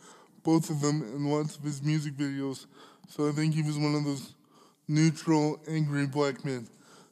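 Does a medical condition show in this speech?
Yes: cerebral palsy; cannot stand unaided, needs others holding upright, urinates seated into bottle, medical cannabis card in Canada; smokes a lot of cannabis.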